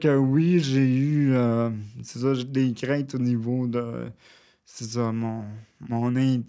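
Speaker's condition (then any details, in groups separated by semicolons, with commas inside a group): Cerebral palsy, near quadriplegia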